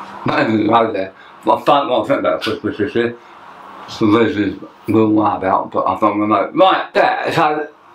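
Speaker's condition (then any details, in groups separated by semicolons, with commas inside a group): Tongue cancer; half tongue removed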